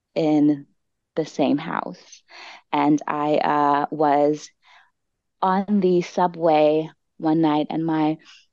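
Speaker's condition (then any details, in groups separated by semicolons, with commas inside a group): Stuttering; discloses stutter at start of conversations; repeated sounds, prolonged sounds, blocks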